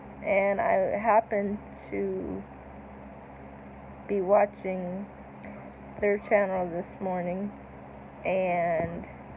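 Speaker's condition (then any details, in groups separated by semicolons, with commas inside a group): Cerebral palsy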